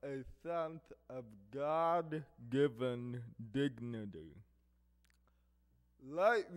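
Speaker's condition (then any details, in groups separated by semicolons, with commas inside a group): Cerebral palsy; affects hearing and speech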